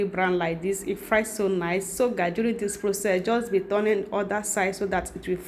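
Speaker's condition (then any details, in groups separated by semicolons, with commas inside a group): No condition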